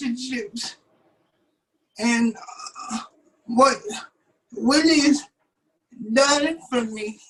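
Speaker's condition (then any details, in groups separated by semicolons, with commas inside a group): Cerebral palsy; cerebral palsy, from birth, uses wheelchair; 27 years; speech expected absent, now speaks very well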